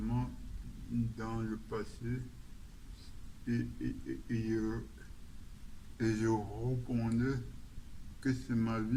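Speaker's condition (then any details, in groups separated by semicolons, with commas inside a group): Cerebral palsy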